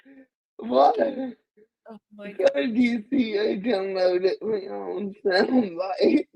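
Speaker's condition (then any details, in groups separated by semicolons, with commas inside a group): Cerebral palsy; speech affected, permanent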